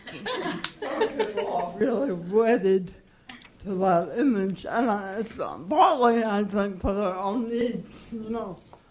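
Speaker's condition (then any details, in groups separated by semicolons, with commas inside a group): Cerebral palsy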